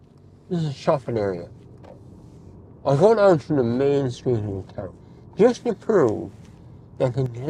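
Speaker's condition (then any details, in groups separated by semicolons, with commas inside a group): Mouth cancer surgery; speech varies, may sound totally different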